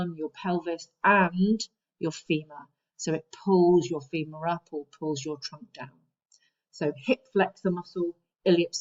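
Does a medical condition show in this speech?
No.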